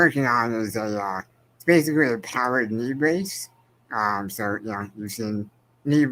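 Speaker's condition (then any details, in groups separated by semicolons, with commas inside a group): Spinal muscular atrophy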